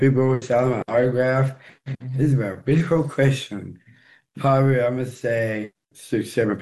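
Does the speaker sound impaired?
Yes: Down syndrome; congenital, 14-year-old boy, may pick things up more slowly per father.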